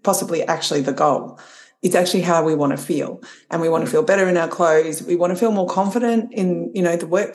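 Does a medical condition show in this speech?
No.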